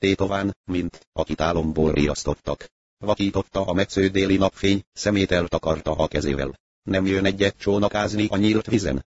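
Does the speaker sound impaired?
No.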